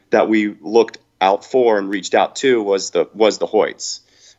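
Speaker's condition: No condition

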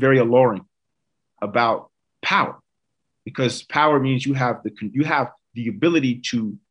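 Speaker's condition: No condition

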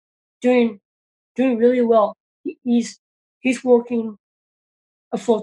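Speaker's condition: Down syndrome; used cue cards when first presenting

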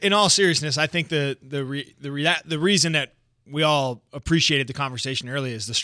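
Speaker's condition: No condition

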